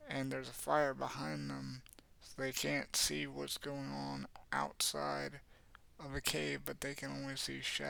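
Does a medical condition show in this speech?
Yes: cerebral palsy; has had speech therapy.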